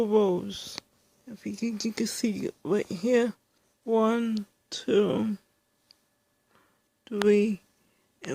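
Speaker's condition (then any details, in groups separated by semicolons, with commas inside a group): Speech impairment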